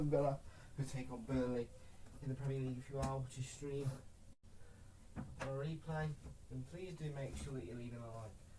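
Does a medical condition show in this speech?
No.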